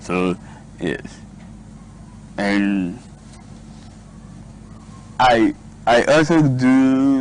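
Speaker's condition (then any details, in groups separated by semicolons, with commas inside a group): Cerebral palsy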